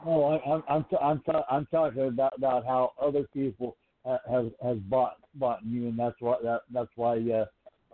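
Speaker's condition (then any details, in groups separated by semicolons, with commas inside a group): Stuttering; stuttering runs in family; doubts could get through giving a seminar due to stuttering background; repeated sounds, repeated words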